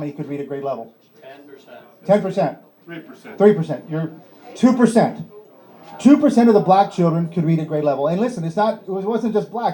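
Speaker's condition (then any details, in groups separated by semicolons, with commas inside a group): No condition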